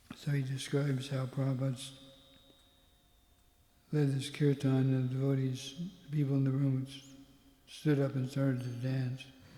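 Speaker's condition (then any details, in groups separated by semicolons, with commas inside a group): Parkinson's; tremor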